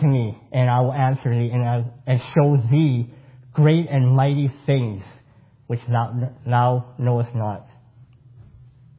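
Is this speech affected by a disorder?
Yes: cleft palate; congenital cleft palate.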